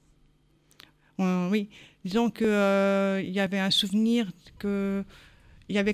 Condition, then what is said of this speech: Deafness. Que je parle bien, je peux tout entendre. Et donc, c'est faux, parce qu'en fait, j'ai beaucoup eu de séances d'orthophonie